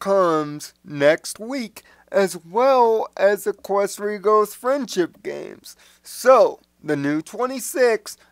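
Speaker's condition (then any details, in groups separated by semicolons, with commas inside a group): Cerebral palsy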